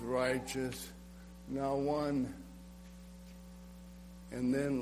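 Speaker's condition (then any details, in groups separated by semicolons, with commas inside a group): ALS; diagnosed last summer, end of life approaching, muscles quickly stopping working, legs affected, drops things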